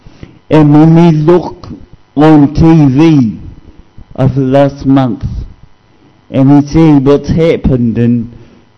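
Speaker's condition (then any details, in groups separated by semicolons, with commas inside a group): Cerebral palsy; discovered at age 2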